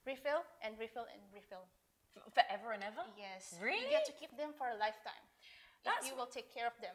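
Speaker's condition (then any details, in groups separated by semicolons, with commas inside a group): No condition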